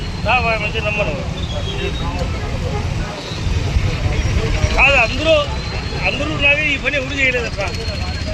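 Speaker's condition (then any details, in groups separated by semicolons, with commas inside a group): No condition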